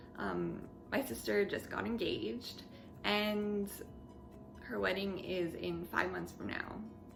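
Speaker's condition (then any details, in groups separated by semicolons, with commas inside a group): No condition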